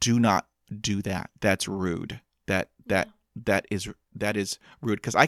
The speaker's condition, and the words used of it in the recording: Stuttering. If I block, give me 4 hours and the word will come out.